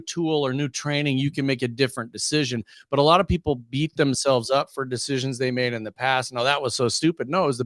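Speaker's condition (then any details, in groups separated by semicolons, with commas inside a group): No condition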